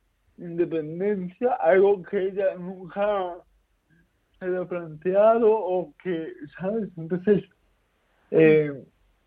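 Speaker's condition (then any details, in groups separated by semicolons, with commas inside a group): Cerebral palsy; nervous system damage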